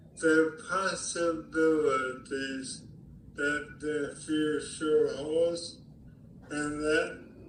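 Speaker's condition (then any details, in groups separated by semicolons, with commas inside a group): ALS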